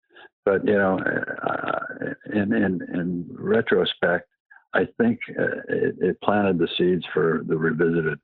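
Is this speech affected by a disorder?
Yes: Parkinson's; past cancer.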